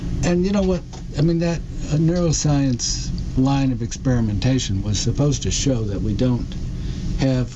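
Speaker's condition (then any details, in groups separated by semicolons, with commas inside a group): Parkinson's disease; walking no longer automatic, must guide steps very consciously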